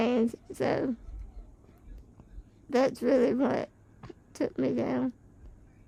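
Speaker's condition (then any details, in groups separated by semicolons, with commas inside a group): Spinal muscular atrophy type 2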